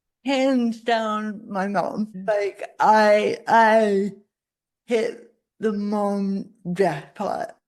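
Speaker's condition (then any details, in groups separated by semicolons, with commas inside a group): Cerebral palsy; spasticity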